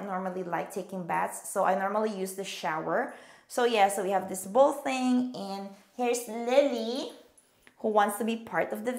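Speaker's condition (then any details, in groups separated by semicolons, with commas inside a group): No condition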